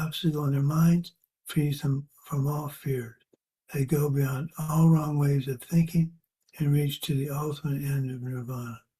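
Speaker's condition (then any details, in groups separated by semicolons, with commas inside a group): Parkinson's; age 73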